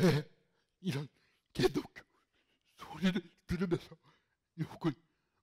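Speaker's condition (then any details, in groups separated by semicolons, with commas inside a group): Cerebral palsy; fairly severe in childhood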